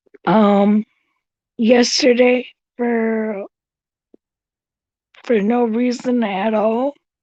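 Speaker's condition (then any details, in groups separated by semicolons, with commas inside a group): Cerebral palsy; since birth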